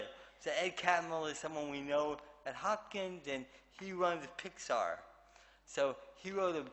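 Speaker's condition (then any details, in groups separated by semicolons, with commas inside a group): Cerebral palsy; affects movement and speech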